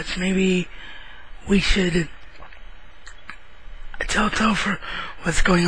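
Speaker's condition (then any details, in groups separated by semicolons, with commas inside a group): Cerebral palsy; wheelchair bound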